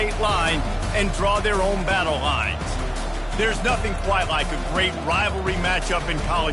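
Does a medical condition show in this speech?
No.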